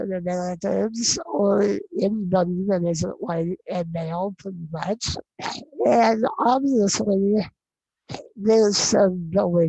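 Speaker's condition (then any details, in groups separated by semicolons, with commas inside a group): Non-progressive muscular dystrophy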